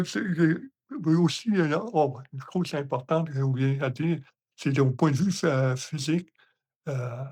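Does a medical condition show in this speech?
Yes: hemiparalysis.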